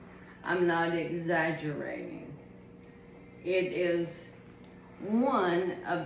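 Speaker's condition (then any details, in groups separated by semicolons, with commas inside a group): ALS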